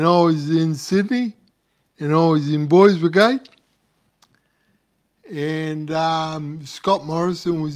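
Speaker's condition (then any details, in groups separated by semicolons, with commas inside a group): Cerebral palsy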